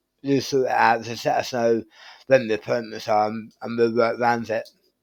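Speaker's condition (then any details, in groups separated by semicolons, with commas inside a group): Tongue cancer surgery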